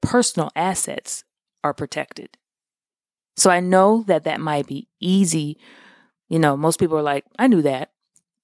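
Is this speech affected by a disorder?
No.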